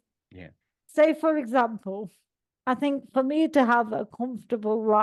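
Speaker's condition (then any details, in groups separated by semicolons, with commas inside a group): Cerebral palsy; all four limbs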